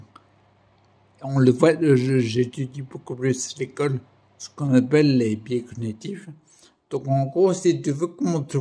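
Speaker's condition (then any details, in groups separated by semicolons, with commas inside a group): Primary progressive multiple sclerosis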